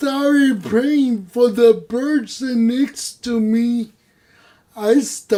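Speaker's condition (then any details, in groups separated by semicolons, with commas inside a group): Cerebral palsy; from birth, no control over joints, movements, voice; no voice control, unusual voice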